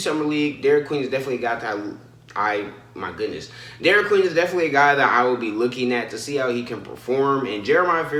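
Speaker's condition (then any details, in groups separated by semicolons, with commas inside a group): No condition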